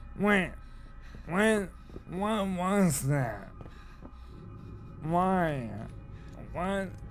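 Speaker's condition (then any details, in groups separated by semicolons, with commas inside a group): ALS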